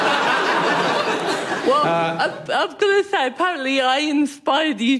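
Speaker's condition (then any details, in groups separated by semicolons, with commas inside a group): Cerebral palsy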